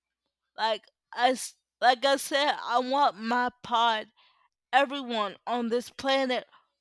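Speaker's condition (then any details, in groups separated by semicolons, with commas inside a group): Cerebral palsy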